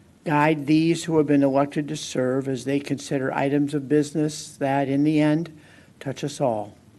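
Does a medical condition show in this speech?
No.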